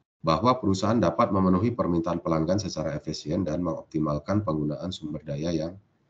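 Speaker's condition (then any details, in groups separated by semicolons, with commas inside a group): No condition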